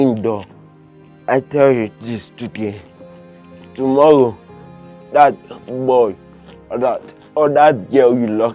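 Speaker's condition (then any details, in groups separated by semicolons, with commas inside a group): Cerebral palsy, severe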